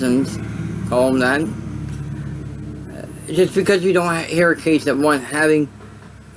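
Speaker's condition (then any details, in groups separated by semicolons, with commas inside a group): Cerebral palsy; voice sound affected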